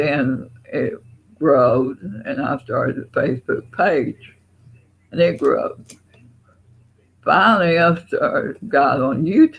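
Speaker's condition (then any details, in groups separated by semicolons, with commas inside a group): Parkinson's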